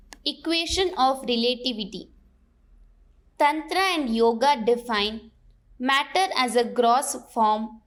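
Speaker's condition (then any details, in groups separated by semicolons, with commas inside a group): No condition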